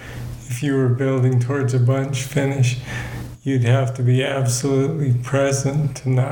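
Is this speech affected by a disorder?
Yes: Parkinson's disease; degenerative nervous system disorder, about 18 years since diagnosis.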